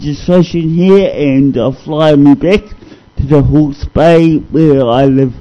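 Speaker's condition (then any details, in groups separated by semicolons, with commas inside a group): Cerebral palsy; discovered at age 2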